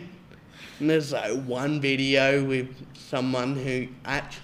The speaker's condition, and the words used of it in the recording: Ataxia. My speech also got a lot more slurred than it was.